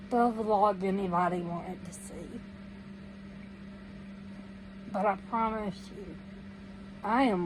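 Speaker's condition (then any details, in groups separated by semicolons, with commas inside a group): Cerebral palsy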